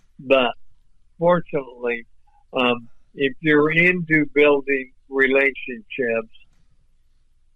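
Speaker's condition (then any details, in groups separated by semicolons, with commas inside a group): ALS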